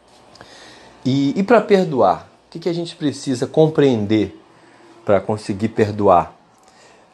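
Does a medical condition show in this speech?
No.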